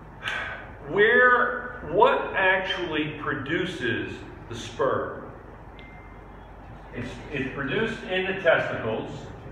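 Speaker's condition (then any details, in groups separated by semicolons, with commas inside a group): No condition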